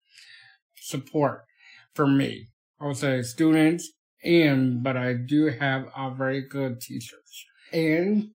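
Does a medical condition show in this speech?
Yes: Down syndrome.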